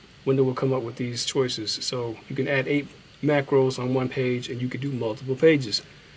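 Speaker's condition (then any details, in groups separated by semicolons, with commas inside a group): No condition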